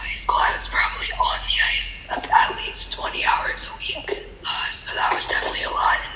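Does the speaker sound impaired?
Yes: laryngeal papillomatosis; congenital, papillomas growing in airway, periodic laser removal, many laser surgeries, vocal cord scar tissue; laser surgery to remove papillomas about a week ago; scarred vocal cords cannot vibrate, altered voice, breathless on exertion as airway gradually blocks.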